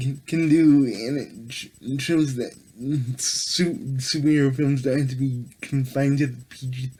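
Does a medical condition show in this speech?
Yes: cerebral palsy; able to speak.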